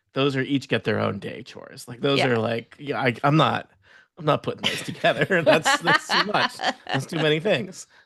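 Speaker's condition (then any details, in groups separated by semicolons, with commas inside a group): No condition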